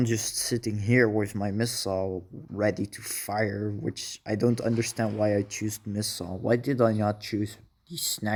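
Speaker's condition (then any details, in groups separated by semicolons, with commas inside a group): No condition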